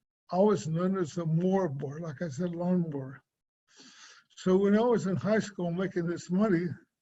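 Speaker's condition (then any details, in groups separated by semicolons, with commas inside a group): Cerebral palsy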